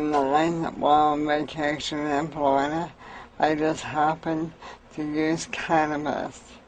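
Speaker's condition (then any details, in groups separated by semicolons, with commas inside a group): Amyotrophic lateral sclerosis; diagnosed at age 36, lost use of arms, lost balance later regained; lost ability to cough, choked on saliva, choking resolved with cannabis, speech improved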